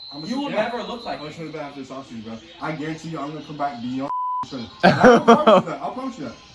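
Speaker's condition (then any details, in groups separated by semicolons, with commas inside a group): No condition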